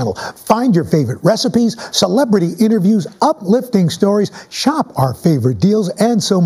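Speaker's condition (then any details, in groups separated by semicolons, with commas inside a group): No condition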